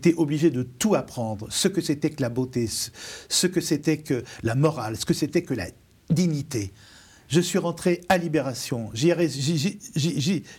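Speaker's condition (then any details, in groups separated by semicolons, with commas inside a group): Stuttering; stuttering from around CM2 after forced right-handedness, hand tied to chair, no speech therapist; still stutters in adulthood, no stuttering while respecting words; keeps spare words in reserve, swaps hard words like r of rouge, short concise sentences; repeated sounds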